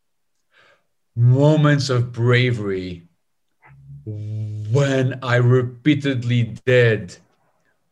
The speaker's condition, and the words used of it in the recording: Stuttering. I will clarify, while I have done speaking engagements or stand-up comedy performances in three languages, I actually stutter in six different languages.